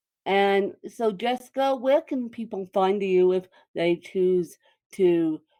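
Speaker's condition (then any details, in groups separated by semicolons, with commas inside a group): Cerebral palsy, mixed, moderate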